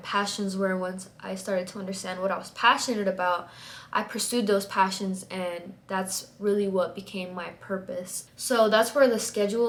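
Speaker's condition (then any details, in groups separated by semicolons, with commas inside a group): No condition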